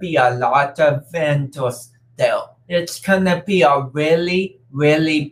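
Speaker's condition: Cerebral palsy; affects speech and coordination

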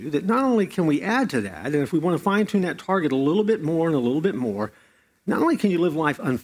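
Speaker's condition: No condition

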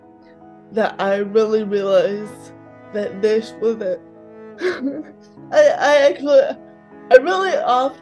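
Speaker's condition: Cerebral palsy, mild; mouth affected

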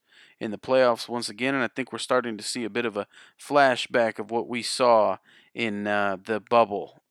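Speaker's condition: No condition

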